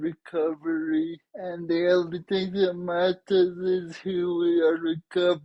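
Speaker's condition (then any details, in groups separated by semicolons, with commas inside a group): Traumatic brain injury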